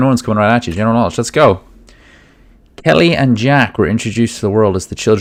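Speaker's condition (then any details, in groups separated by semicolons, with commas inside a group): No condition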